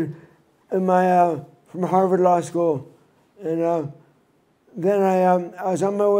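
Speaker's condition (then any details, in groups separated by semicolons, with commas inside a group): Brain injury; severe, occupational therapy after hospitalization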